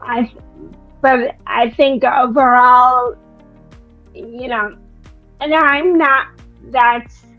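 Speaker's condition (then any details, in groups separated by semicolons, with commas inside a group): Friedreich's ataxia; speech affected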